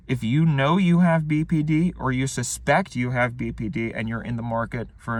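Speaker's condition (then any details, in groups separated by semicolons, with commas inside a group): No condition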